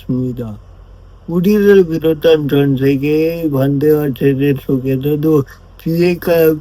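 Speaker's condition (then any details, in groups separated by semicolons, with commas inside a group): Brain lesion disability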